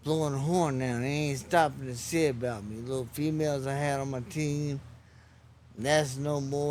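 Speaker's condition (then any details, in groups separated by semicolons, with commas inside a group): Traumatic brain injury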